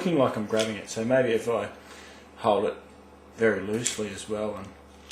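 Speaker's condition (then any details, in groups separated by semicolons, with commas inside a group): No condition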